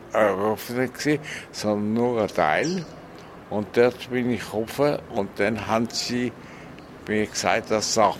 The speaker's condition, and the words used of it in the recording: Stroke. Sie sind jetzt verloren gegangen durch den Schlaganfall, den ich hatte.